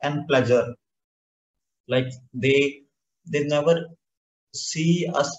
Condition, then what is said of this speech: Stuttering. I think talking about stammering, it doesn't affect my everyday life anymore, but the first 20 years of my life was very difficult because I was living in denial.